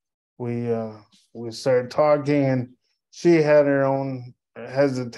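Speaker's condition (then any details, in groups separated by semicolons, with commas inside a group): Cerebral palsy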